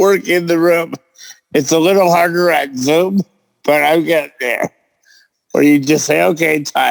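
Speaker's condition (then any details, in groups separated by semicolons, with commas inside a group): Cerebral palsy; present since birth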